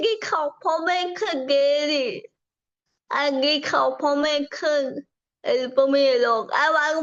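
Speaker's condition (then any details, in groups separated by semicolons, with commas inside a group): Cerebral palsy; from birth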